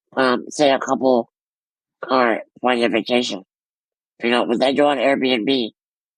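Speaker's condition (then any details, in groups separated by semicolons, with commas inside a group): Muscular dystrophy; congenital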